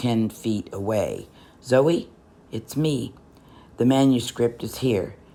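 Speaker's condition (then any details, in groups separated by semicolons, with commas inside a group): No condition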